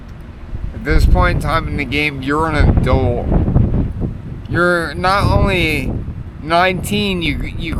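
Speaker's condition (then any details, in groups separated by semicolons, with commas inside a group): Multiple sclerosis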